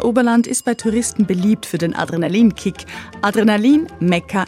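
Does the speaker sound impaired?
No.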